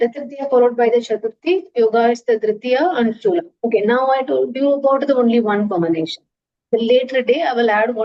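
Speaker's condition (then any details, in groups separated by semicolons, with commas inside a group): No condition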